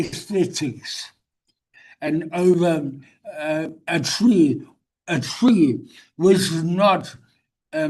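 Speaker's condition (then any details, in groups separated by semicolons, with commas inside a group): Brain injury; wheelchair user; practising walking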